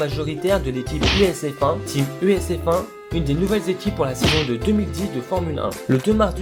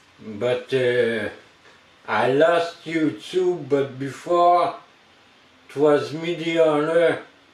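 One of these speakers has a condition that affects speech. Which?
The second: traumatic brain injury; surgery.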